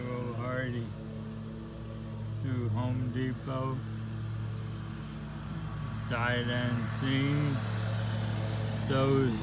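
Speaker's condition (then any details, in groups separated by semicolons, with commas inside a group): ALS; voice noticeably changed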